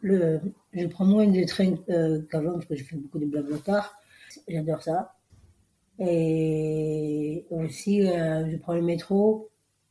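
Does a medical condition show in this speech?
Yes: Down syndrome; congenital, three copies of chromosome 21.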